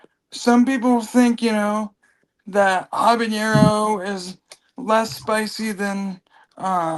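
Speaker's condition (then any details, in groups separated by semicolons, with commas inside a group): Cerebral palsy; from birth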